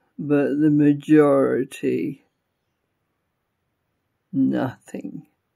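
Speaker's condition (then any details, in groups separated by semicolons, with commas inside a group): Functional neurological disorder; post-vaccine onset, earlier essential tremor; cannot walk properly today; cannot talk properly today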